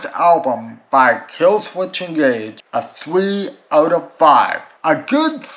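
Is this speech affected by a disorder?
Yes: cerebral palsy.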